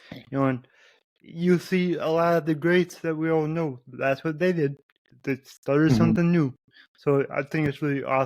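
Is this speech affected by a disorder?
Yes: cerebral palsy.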